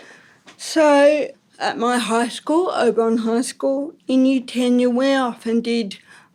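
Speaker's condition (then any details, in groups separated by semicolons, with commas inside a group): Ataxic cerebral palsy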